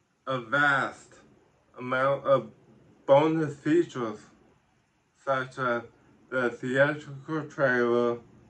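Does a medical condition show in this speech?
Yes: ataxic cerebral palsy.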